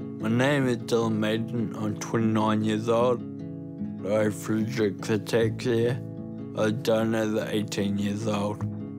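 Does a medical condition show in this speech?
Yes: Friedreich's ataxia; speech.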